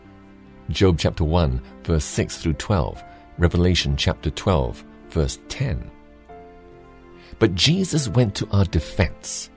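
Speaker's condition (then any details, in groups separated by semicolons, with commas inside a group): No condition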